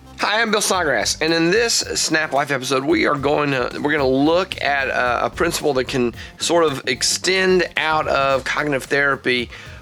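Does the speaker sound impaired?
No.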